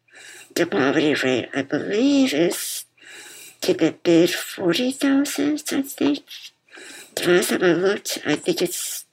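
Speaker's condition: Muscular dystrophy; uses wheelchair

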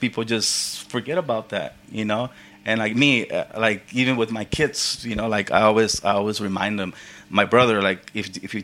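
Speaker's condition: Stuttering; intermittent stutter, cause unknown, possibly tiredness or teasing, formerly avoided speaking from embarrassment; stutters at times, apologises and laughs at self to reset, stutter then goes away; repeated words, prolonged sounds

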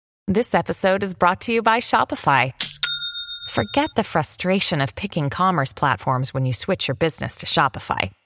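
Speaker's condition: No condition

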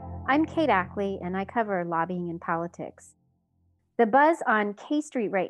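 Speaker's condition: No condition

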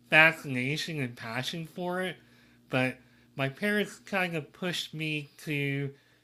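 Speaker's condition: Cleft lip and palate

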